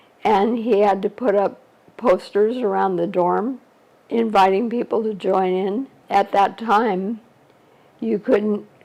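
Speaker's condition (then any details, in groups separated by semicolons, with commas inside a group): ALS; shortly after diagnosis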